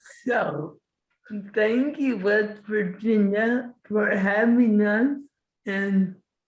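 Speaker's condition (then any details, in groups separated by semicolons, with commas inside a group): Cerebral palsy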